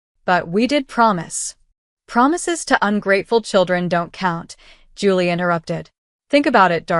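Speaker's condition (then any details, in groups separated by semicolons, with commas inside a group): No condition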